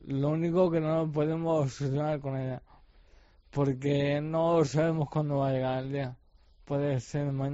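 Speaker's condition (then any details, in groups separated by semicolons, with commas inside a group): ALS; degenerative muscle disease, first sign was shoulder pain while practicing judo at his club; facial and mouth muscles affected; speaking somewhat difficult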